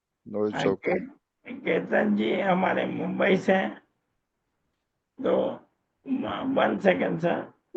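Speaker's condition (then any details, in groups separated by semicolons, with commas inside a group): ALS; speech improved a little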